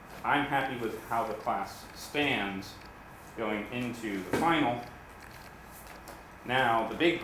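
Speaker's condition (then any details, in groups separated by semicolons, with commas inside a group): No condition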